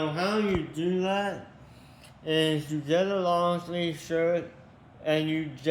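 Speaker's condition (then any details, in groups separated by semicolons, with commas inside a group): Tongue cancer surgery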